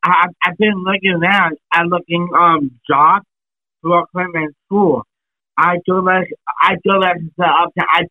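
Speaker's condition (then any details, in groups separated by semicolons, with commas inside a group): Down syndrome; congenital Down syndrome, recent COVID pneumonia needing oxygen, cardiac arrest and critical care; recovered from COVID pneumonia, reports doing okay; father in some ways translated for medical staff during hospital stay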